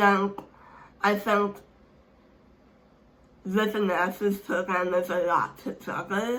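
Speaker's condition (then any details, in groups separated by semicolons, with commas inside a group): Speech impairment; hard to understand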